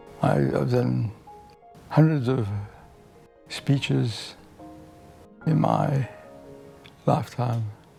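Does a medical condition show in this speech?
Yes: Parkinson's disease.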